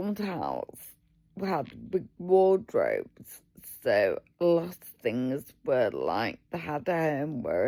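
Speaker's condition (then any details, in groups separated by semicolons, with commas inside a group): Multiple sclerosis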